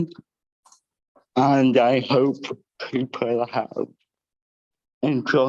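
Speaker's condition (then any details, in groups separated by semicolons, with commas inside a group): Cerebral palsy with dysarthria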